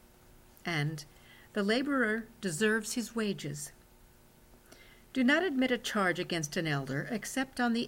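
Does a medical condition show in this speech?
No.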